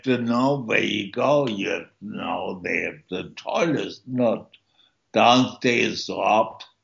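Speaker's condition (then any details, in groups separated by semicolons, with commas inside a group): Stroke with speech impediment; tracheotomy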